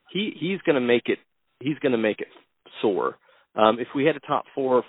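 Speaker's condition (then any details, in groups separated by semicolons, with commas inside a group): No condition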